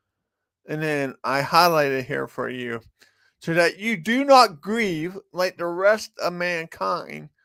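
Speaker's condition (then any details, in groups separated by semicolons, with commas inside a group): Cerebral palsy; from birth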